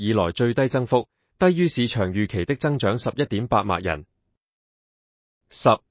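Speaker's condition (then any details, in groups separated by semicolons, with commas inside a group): No condition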